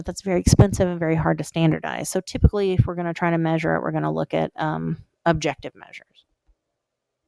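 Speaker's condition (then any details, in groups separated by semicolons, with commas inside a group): No condition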